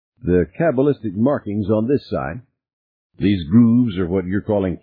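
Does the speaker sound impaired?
No.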